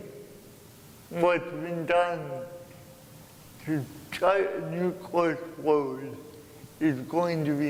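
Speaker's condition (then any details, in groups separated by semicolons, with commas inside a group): Cerebral palsy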